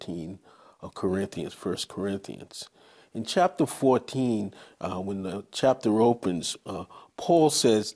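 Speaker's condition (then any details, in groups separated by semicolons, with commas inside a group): No condition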